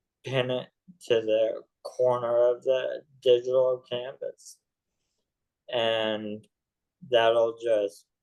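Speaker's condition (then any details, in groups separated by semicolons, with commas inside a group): ALS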